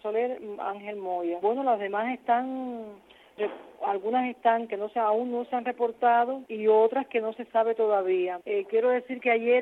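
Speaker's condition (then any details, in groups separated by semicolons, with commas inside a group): No condition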